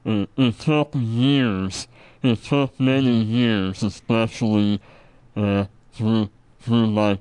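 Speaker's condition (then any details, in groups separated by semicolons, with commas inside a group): Treacher Collins syndrome; congenital genetic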